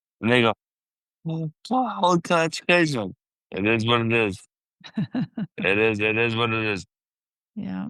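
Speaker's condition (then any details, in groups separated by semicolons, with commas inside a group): Traumatic brain injury; car crash, also broken back; nine years since injury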